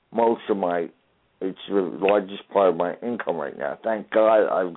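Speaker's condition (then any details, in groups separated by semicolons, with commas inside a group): Traumatic brain injury; at least 20 years since injury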